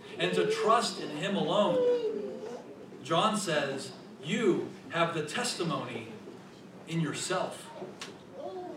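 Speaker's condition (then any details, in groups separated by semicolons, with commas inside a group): No condition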